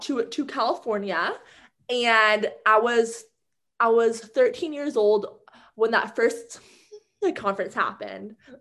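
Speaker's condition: Stuttering; stuttering onset around age six, childhood speech therapy, speech therapist Lauren from age ten; Lauren's therapy gave tools to speak confidently with stutter, not elimination, unlike earlier fixing-model therapists; fluency varies day to day, some days perfectly fluent, others persistent stuttering, communication difficult at times; repeated sounds, prolonged sounds

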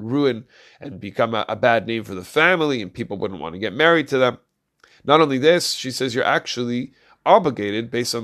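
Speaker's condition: No condition

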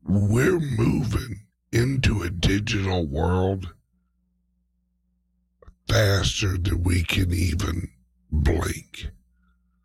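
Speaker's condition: Speech impediment, mild

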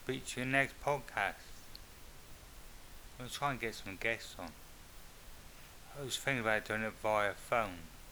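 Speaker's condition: Multiple sclerosis; no medication for first 10 years, relatively stable then, hospitalised about 2 years ago; eyes struggling today, reading slowly, denies fatigue as such; may be starting to slur words, slowed reading pace

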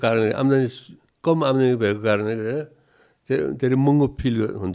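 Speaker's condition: Parkinson's disease; gait trouble, arm knocking waist, spotted by Dr Basanta Pant, DBS advised by Dr Takaomi Taira; about 12 years since diagnosis, DBS first in Nepal successful, stable, steps shrinking, shakes a lot

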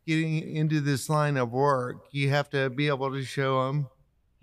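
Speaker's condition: Cerebral palsy; pretty able-bodied

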